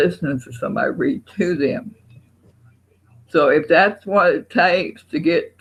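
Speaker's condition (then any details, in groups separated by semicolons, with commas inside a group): Parkinson's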